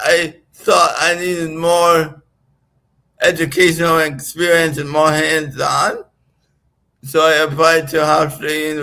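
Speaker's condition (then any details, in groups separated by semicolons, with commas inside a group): Right-sided physical disability; speech sometimes affected, does speech exercises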